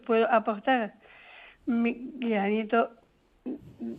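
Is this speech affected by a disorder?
Yes: Down syndrome.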